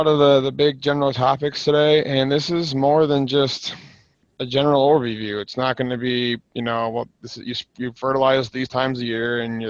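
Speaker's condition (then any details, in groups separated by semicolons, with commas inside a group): No condition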